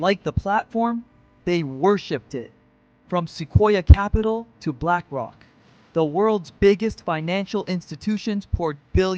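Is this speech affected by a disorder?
No.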